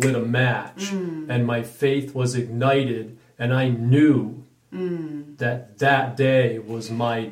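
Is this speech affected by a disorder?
No.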